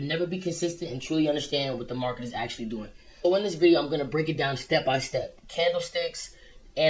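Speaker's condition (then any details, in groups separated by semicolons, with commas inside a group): No condition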